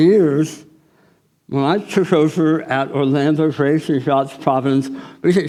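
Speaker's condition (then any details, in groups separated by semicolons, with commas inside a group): Tongue cancer surgery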